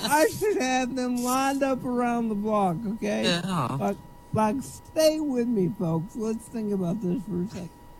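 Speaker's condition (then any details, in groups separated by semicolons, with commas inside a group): Cerebral palsy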